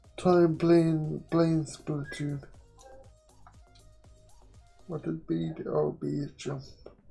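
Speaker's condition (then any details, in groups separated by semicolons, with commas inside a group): Quadriplegic cerebral palsy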